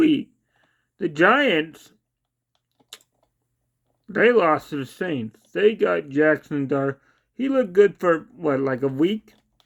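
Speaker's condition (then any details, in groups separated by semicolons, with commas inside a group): Cerebral palsy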